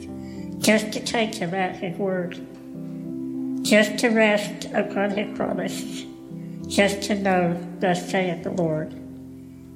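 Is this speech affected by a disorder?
Yes: cleft lip and palate, Goldenhar syndrome; congenital, from Dogen heart syndrome, missing right ear, right lung, right jawbone, right facial bones, asymmetrical face; scoliosis surgery at age 11, two days intubated in ICU, unable to talk then.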